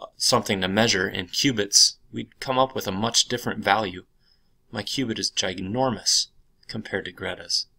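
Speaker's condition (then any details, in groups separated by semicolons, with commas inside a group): No condition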